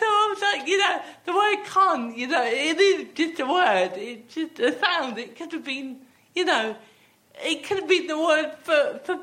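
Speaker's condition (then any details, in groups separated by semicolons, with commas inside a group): Athetoid cerebral palsy; with myotonia and ataxia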